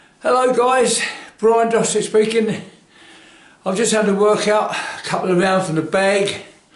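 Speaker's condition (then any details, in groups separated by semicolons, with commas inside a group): No condition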